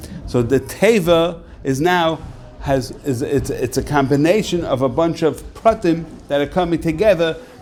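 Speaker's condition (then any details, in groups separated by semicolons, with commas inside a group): No condition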